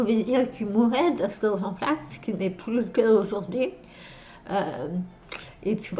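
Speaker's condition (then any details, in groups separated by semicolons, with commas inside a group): Dystonia and multiple sclerosis; hereditary dystonia, involuntary contractions, abnormal postures, plus multiple sclerosis; dystonia since age 5 or 6, multiple sclerosis since about 20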